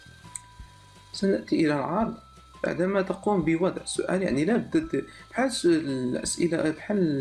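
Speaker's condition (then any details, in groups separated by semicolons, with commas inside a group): No condition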